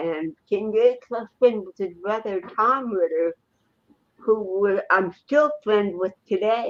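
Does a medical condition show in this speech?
Yes: cerebral palsy.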